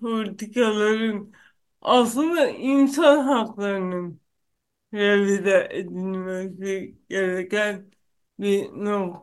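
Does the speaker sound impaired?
Yes: cerebral palsy; onset at birth from birth complications, neurological, affects gross and fine motor muscle systems, no known cure.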